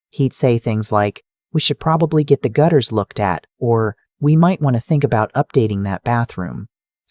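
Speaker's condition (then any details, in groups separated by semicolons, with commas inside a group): No condition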